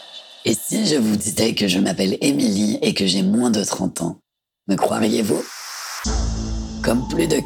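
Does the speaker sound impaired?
Yes: vocal cord cancer; head and neck cancer of vocal cords, onset under age 30.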